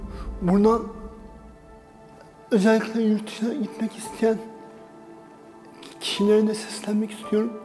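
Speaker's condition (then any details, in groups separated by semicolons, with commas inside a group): Dystonic cerebral palsy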